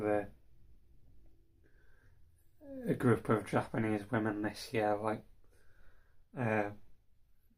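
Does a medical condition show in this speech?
Yes: cerebral palsy.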